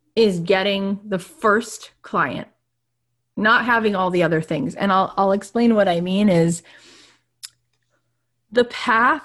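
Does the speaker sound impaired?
No.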